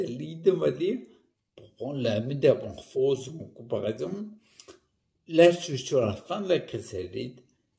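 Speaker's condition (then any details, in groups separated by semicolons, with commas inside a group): Primary progressive multiple sclerosis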